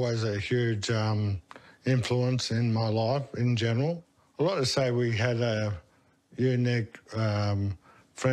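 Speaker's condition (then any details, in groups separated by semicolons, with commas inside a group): Motor neurone disease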